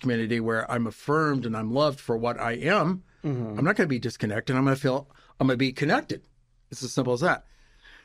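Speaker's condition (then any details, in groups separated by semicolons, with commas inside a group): No condition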